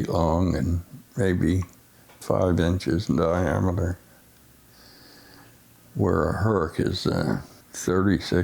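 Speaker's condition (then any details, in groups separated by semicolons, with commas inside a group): Essential tremor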